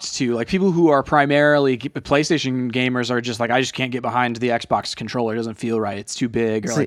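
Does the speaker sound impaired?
No.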